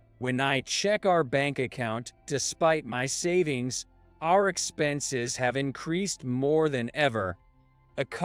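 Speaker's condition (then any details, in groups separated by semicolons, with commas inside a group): No condition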